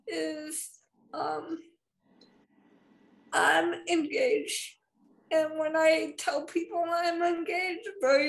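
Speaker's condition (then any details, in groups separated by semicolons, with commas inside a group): Spastic cerebral palsy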